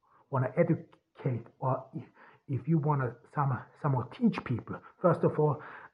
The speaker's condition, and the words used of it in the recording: Stuttering. That is indeed some distortion. However, I wanted to make sure, so I do not use any voice enhancements whatsoever.